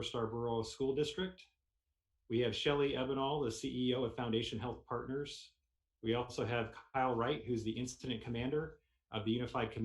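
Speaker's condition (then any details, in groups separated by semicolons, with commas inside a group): No condition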